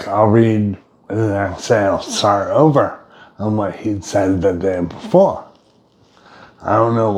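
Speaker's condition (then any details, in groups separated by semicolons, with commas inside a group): Brain injury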